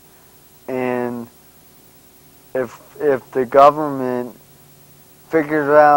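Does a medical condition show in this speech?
Yes: brain injury.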